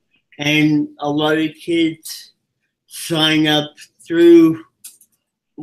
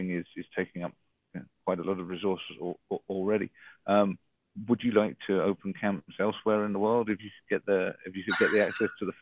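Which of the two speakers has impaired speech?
The first: cerebral palsy; from birth, physical disability.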